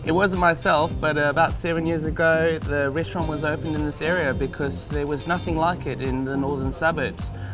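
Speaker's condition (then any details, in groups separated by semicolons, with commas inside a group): No condition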